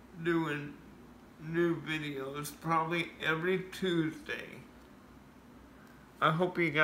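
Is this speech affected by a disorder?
Yes: cerebral palsy.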